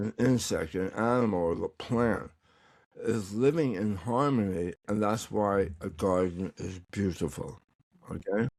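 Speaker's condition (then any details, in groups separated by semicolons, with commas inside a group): Tongue cancer; could not speak when paralyzed, expected to improve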